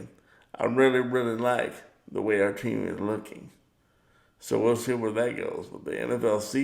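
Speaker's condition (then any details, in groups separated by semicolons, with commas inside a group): Cerebral palsy; power wheelchair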